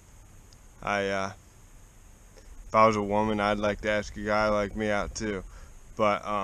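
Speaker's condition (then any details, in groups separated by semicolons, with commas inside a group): Cerebral palsy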